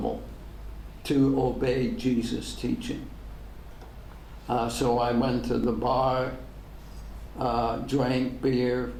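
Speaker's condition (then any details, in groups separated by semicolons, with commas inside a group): ALS; degenerative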